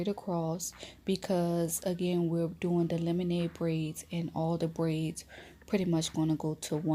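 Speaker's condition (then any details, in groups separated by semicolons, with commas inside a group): No condition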